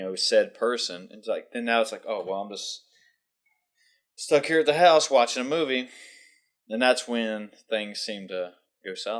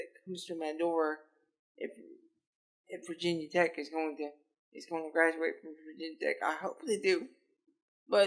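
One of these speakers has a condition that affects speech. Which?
The second: cerebral palsy; lifelong physical disability.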